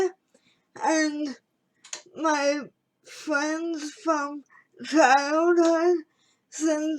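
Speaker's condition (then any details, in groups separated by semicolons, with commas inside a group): Cerebral palsy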